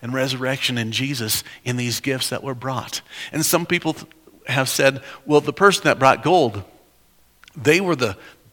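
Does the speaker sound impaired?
No.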